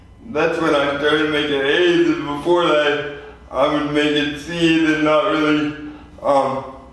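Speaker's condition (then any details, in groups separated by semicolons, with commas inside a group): Spastic quadriplegia cerebral palsy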